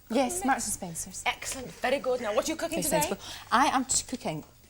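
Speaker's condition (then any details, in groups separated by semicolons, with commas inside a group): No condition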